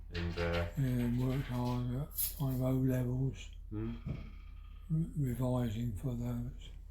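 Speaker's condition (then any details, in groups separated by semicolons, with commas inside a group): Parkinson's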